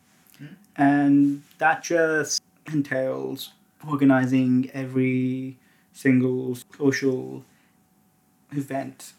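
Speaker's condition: Stutter; prolonged sounds, blocks

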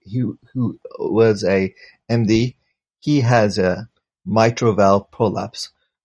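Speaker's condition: Aphasia after stroke; non-fluent aphasia, caused by stroke during surgery for hereditary mitral valve prolapse; many years since stroke, still working with speech pathology, carries aphasia id card; effortful, labored, comprehension intact

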